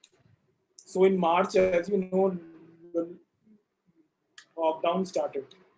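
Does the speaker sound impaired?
Yes: stuttering; stuttering since childhood; learned techniques from co-founder meet, gained some confidence, first user of StammerAI exercises; here blocks.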